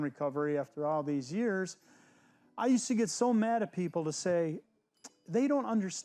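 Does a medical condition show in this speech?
No.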